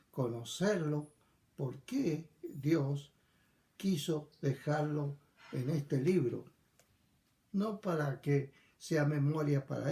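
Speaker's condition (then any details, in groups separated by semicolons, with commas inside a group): No condition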